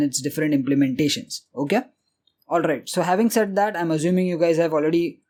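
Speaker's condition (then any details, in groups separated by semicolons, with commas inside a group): No condition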